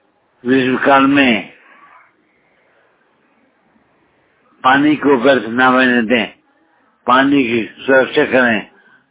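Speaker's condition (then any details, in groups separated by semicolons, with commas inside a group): Paralysis (lakva); about 2 to 2.5 years of continuous illness; still troubled by illness; voice somewhat worsened because of paralysis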